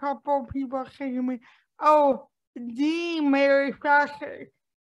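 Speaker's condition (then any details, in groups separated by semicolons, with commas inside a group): Cerebral palsy; impaired speech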